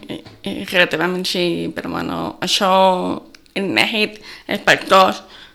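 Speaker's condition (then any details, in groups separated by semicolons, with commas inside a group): Deafness from birth, congenital; communicates by lip reading since always; others' face masks block lip reading, needs people to lower masks; intonation different from hearing speakers, may not be understood well, host finds speech understandable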